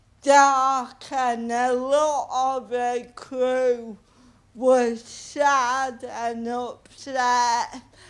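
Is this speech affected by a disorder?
Yes: cerebral palsy.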